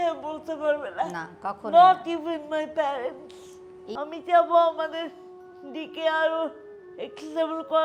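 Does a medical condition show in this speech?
Yes: cerebral palsy; hand held bent.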